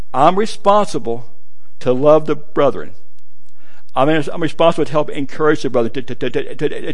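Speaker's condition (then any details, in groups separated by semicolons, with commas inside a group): Stuttering; childhood onset stutter, since at least first grade; repeated sounds, repeated words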